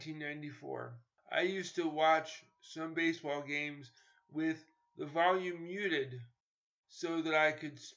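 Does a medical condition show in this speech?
Yes: cerebral palsy; cerebral palsy from spinal meningitis contracted at birth in 1972, stroller in early childhood, later crutches.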